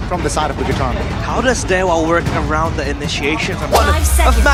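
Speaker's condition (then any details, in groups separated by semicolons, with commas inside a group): No condition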